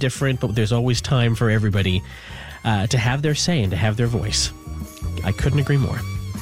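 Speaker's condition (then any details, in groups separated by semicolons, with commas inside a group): No condition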